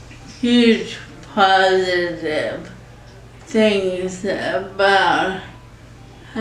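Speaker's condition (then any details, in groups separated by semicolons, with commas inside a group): ALS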